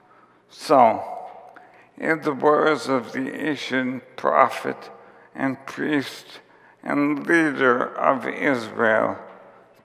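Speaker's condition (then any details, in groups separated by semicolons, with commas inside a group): ALS; onset with tiredness and clumsiness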